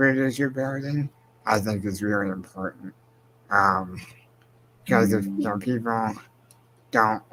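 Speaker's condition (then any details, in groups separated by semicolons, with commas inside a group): Spinal muscular atrophy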